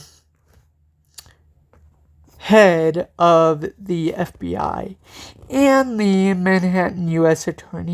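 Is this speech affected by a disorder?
Yes: cerebral palsy.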